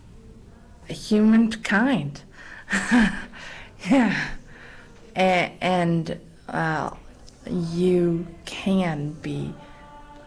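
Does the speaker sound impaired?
Yes: aphasia; acquired after bike accident while exercising, onset three months after graduating, relearned thinking, speaking, getting up; 19 years since onset, sings solo in Aphasia Choir of Vermont, founded by Karen McPheeters-Leary; struggles with language and word finding, had to relearn speaking, can sing.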